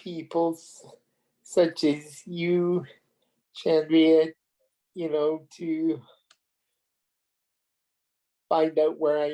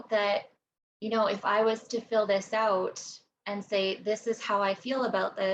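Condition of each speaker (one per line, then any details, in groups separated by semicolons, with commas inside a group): Cerebral palsy; premature birth
No condition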